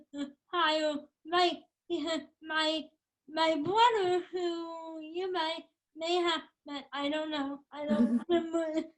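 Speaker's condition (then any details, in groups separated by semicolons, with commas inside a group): Cerebral palsy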